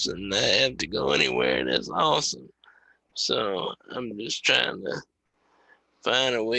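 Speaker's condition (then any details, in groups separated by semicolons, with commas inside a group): Cerebral palsy; wheelchair user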